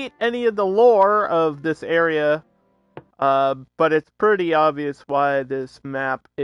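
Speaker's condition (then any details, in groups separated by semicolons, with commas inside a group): No condition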